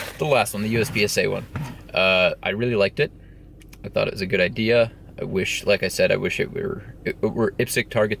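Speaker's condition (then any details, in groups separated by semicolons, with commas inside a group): No condition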